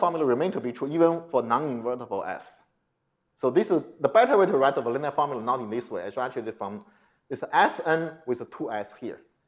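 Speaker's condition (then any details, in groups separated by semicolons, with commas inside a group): No condition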